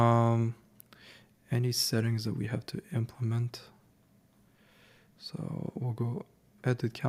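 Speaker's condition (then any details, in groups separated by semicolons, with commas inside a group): No condition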